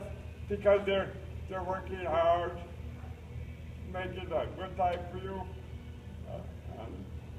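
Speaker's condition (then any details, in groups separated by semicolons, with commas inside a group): Cerebral palsy; uses a lift for transfers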